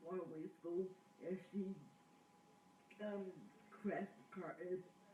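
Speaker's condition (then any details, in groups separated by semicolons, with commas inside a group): Cerebral palsy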